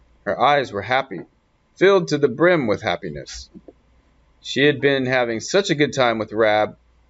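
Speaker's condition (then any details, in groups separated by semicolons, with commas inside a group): No condition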